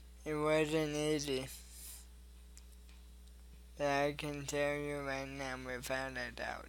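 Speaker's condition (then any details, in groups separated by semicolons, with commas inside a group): Cerebral palsy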